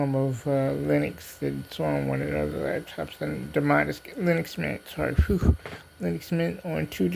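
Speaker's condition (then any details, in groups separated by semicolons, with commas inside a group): Cerebral palsy; diplegia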